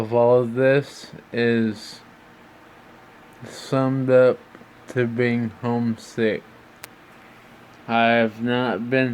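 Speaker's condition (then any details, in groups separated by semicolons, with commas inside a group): Brain injury (brain shearing); tracheostomy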